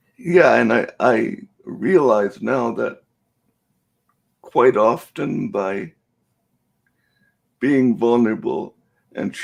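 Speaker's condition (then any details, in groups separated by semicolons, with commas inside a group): Cerebral palsy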